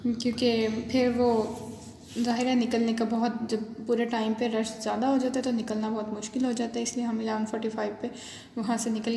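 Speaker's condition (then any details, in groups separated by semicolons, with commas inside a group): No condition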